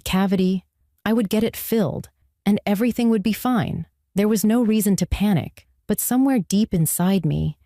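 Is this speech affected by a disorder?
No.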